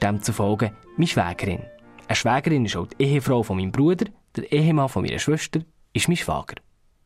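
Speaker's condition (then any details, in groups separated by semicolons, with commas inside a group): No condition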